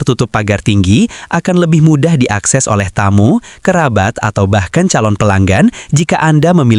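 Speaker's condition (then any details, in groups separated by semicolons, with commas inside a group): No condition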